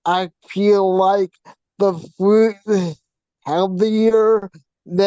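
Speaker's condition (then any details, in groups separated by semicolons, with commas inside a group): Facial paralysis from hydrocephalus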